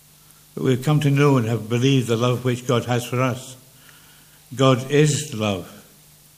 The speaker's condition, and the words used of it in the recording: Parkinson's disease. I've learned to manage my speech more carefully.